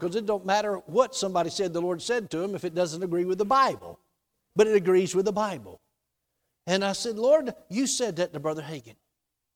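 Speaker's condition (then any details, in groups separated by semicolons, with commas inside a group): No condition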